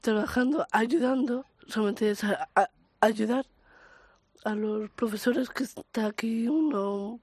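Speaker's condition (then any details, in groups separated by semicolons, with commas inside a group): Down syndrome; trisomy 21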